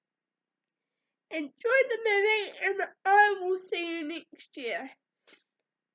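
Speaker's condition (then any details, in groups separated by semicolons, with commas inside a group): Cerebral palsy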